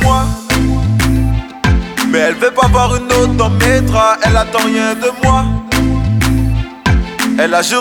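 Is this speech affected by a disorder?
No.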